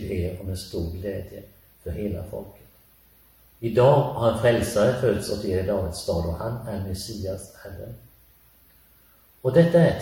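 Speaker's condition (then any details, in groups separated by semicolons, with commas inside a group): No condition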